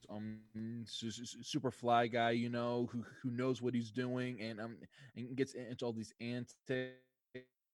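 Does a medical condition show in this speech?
Yes: stuttering; stutter since school years, told to focus on speech to do drama lines, advised against musical lead; still stutters, especially on quick remarks; stutters on first attempt at quips, barely succeeds second time, often sang off pitch in school; here repeated sounds, prolonged sounds.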